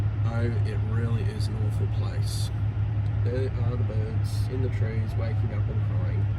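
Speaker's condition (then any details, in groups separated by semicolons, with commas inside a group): No condition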